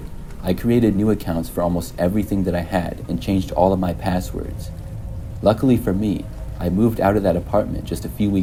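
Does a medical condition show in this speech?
No.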